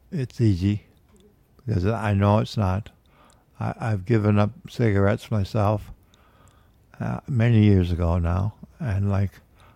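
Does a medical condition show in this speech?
Yes: Parkinson's disease; man aged 73.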